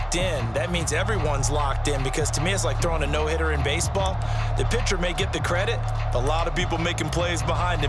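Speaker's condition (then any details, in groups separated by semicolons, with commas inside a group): No condition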